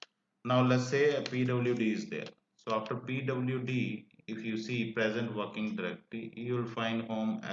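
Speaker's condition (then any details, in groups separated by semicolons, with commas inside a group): No condition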